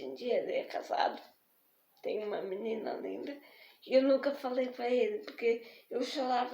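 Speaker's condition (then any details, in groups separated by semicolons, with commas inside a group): Spastic diplegic cerebral palsy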